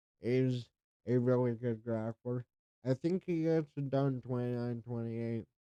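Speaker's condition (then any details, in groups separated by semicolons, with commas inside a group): Cerebral palsy; speech affected by cerebral palsy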